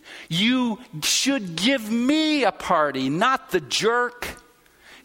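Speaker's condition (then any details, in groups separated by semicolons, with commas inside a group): No condition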